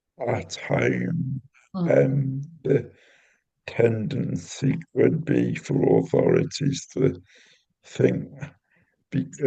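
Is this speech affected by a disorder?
Yes: cerebral palsy; intrathecal baclofen pump.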